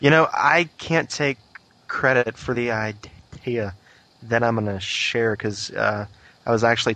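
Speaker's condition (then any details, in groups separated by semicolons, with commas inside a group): Stuttering; long concealed before coming out about it, now openly acknowledged; repeated sounds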